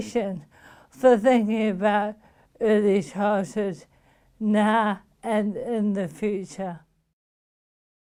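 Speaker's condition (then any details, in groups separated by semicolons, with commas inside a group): Motor neuron disease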